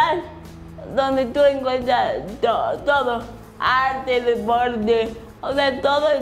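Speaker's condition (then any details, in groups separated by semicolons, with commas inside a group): Cerebral palsy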